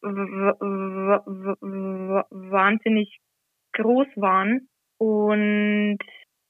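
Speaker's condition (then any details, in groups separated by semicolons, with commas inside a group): Stuttering; covert stuttering hidden over ten years, avoided words anticipated to be stuttered; no longer hidden, reads Gospel in church, practices reading at home beforehand; reading aloud in church not stutter-free; prolonged sounds, blocks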